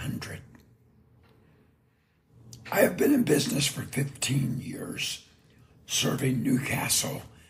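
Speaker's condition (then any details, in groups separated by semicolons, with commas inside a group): Throat cancer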